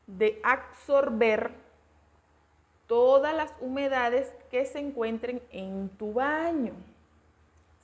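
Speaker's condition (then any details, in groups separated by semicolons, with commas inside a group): No condition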